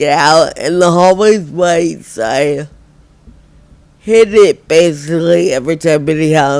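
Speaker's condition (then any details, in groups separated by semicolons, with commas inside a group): Friedreich ataxia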